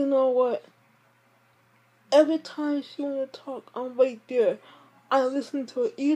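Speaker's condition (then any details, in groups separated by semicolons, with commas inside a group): Speech impairment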